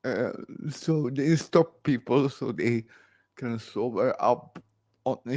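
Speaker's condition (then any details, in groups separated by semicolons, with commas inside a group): Cerebral palsy; atypical speech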